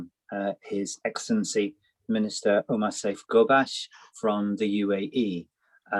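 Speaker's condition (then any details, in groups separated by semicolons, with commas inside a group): No condition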